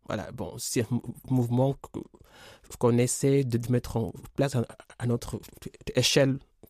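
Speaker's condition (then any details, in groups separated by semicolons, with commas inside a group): Stuttering; since childhood, stuttering family, untreated in Senegal, therapy in France stopped after months, later 5-6 years; repeated sounds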